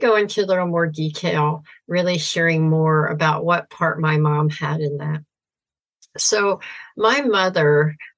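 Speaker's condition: Severe cleft palate, cleft lip and palate

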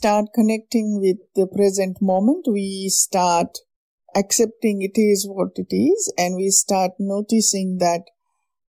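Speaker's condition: No condition

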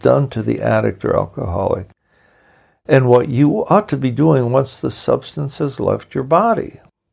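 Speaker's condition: No condition

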